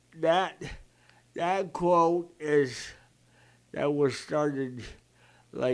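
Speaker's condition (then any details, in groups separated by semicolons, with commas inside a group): Cerebral palsy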